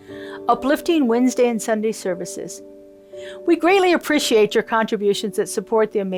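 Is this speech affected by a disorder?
No.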